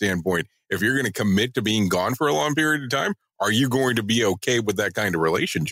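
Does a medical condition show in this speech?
No.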